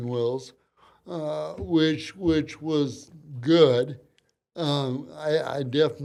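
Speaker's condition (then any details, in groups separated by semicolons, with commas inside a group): Cerebral palsy; from birth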